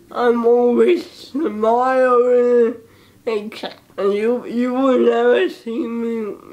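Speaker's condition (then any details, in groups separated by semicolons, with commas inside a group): Cerebral palsy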